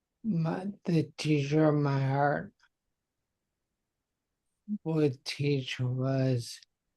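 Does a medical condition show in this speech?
Yes: multiple sclerosis.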